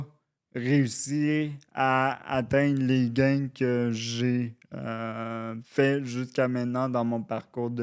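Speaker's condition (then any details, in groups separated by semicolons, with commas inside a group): Cerebral palsy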